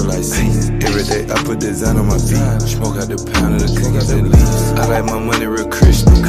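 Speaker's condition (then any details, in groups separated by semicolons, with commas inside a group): No condition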